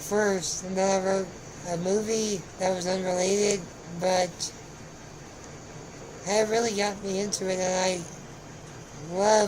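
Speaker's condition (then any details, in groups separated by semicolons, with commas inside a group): Spinal muscular atrophy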